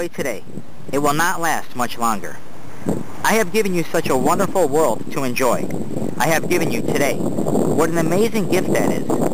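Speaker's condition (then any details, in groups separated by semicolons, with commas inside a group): No condition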